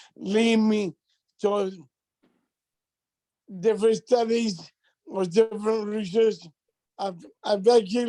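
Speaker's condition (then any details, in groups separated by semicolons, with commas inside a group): Multiple system atrophy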